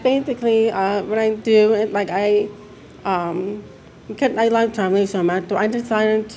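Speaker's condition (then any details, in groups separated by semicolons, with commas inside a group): Deafness; hearing loss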